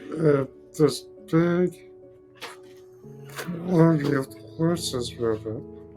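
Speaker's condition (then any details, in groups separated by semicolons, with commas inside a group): Duchenne muscular dystrophy; progressive muscle disorder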